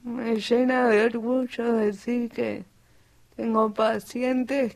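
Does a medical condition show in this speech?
Yes: cerebral palsy; cerebral palsy from birth, respiratory arrest at birth and again at 12 hours, acquired language; not getting stuck at all at this moment per host; answer formed in head but hard to get out, needs waiting.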